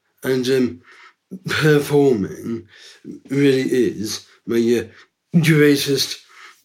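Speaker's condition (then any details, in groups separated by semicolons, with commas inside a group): Down syndrome; three copies of chromosome 21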